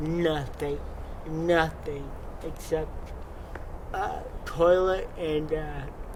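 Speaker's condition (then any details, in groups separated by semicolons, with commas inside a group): Cerebral palsy; from birth, wheelchair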